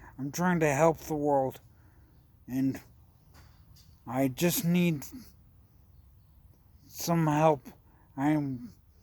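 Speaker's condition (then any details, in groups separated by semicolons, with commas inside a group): Traumatic brain injury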